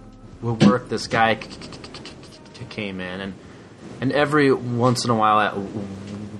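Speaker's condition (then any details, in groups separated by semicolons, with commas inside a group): Stuttering; much struggle at certain times, still hard talking with boss sometimes; stutters openly, stronger than usual lately, exhausting; repeated sounds, repeated words, prolonged sounds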